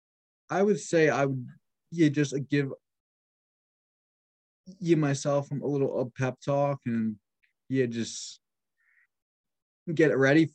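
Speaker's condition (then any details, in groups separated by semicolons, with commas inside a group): Stuttering; speech therapy since age five, pulled out of school for sessions, teased in middle school; occasional speech therapy at age 26, cold calling to help speech; repeated sounds, blocks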